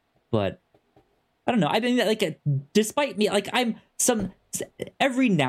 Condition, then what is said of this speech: Stuttering. They thought that I was doing a bit, that I was doing some kind of like cartoony bit, like some Scooby-Doo, like, well, gosh, I don't know.